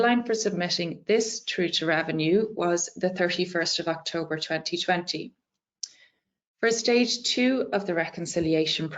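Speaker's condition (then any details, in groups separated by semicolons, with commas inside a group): No condition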